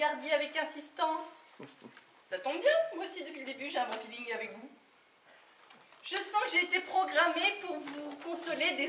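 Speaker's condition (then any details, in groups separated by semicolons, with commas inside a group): No condition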